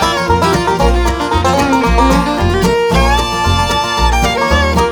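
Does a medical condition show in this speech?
No.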